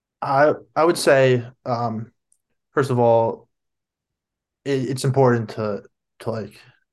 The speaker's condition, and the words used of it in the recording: Stuttering. I'm like, you know, I've always been a fast talker